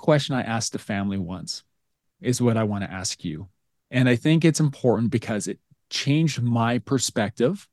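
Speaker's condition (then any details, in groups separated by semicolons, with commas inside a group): No condition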